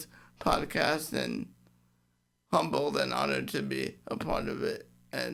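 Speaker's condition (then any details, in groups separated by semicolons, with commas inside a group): Cerebral palsy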